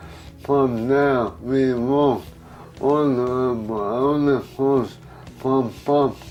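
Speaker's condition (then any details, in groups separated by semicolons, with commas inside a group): MND/ALS; progressive; since 2013; poor speech at onset, slow speech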